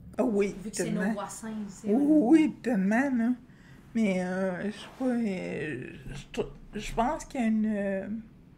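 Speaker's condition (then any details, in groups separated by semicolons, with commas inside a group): Friedreich's ataxia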